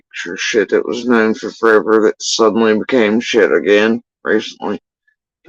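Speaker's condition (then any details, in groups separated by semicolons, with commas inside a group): Facial paralysis after surgery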